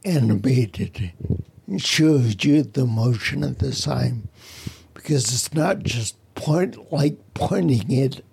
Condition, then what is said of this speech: Ataxia. Rare disease known as spinal cerebellar ataxia, which is a neuromuscular disease that's left me mobility challenged, as well as with a speech impediment